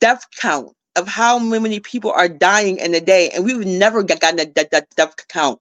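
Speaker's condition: Stuttering; repeated sounds

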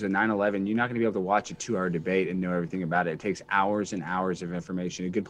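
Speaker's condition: No condition

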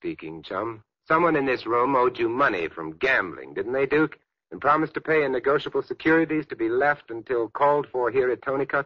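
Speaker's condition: No condition

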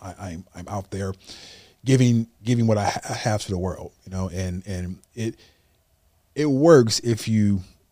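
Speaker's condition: Stutter; very bad stutter since childhood, through elementary and high school, talked very little, called a mute; still stutters, also talks fast, now speaks publicly as podcast host; stutter with fast speech rate; repeated sounds, repeated words

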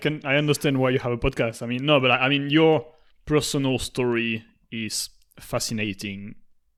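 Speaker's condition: No condition

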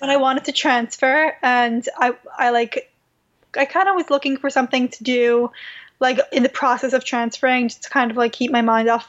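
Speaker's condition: No condition

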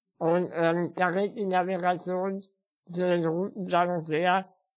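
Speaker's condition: Spinal muscular atrophy; physical disability

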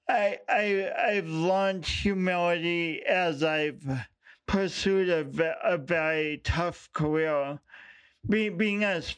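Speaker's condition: Speech impediment; since childhood, affects voice and coordination, unique walk; still has speech impediment, speaks publicly; impediment noticeable on first meeting but words formed, intelligible

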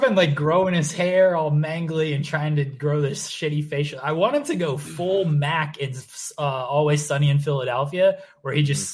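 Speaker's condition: No condition

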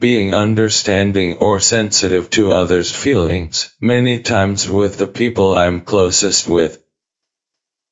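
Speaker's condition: ALS, speech-generating device; eye-activated synthetic voice built from voice banking

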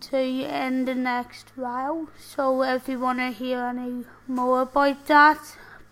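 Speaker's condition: Tracheostomy and ventilator dependent; paralysed from neck down, can move only head, electric and manual wheelchairs

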